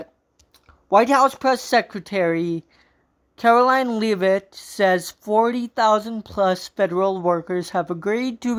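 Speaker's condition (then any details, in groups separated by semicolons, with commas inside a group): Cerebral palsy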